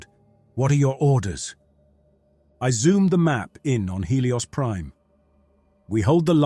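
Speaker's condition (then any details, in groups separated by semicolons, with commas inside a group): No condition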